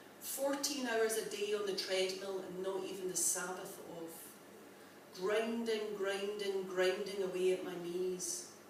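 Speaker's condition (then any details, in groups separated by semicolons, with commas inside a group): No condition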